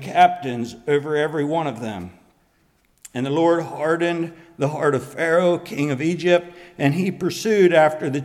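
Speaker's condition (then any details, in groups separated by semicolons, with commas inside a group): No condition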